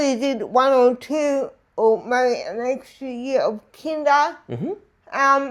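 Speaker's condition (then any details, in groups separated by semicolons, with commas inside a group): Disability affecting speech; cerebral palsy from birth, affects body; about 46 years since birth; voice and speech affected, speech therapy from age one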